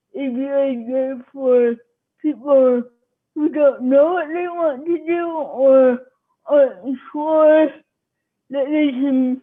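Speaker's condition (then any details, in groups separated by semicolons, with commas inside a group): Cerebral palsy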